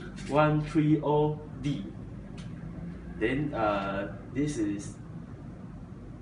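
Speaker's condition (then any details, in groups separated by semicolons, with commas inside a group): No condition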